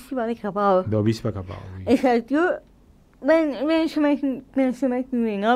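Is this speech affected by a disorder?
Yes: cerebral palsy.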